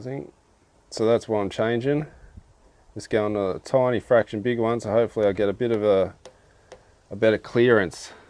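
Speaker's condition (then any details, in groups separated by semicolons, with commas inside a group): No condition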